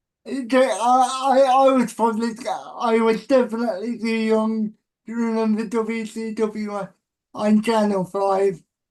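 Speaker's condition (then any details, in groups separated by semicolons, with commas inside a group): Cerebral palsy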